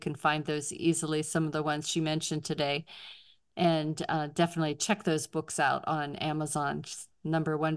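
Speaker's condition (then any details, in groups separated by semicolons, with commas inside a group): No condition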